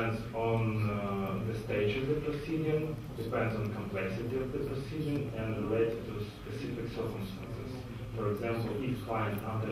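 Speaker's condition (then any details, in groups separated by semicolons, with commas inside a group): No condition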